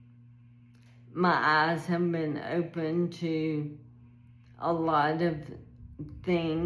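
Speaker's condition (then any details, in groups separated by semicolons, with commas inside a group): ALS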